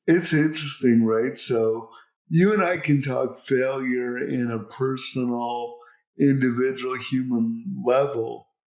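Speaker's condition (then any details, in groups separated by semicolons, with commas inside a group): Cerebral palsy; speech unclear since childhood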